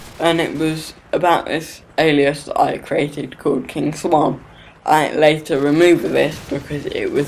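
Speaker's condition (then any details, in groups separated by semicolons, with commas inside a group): Cerebral palsy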